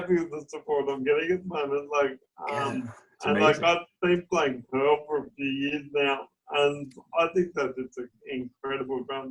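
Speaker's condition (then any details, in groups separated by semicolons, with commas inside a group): Cerebral palsy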